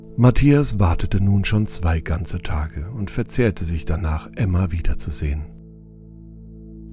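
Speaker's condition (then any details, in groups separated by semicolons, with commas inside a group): No condition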